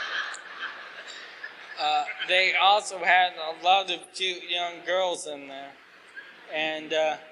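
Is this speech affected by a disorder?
Yes: ALS.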